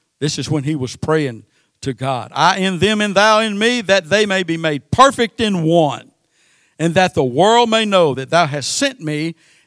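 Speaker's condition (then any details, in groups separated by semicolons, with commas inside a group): No condition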